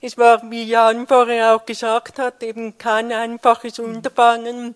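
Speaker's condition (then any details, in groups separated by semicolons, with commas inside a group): Deafness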